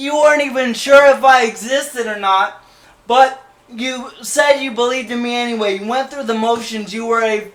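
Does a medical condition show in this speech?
Yes: cerebral palsy.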